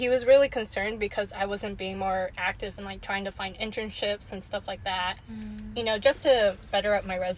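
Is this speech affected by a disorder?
No.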